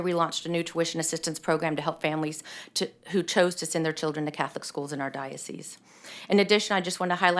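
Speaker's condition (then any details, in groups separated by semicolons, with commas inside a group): No condition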